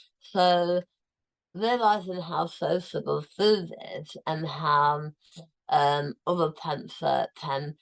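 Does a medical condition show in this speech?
Yes: tongue cancer, tongue removed.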